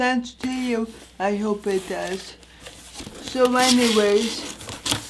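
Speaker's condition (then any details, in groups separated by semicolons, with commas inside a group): Anoxic brain injury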